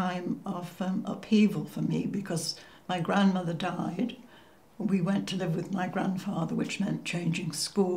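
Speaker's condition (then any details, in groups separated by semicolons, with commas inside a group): No condition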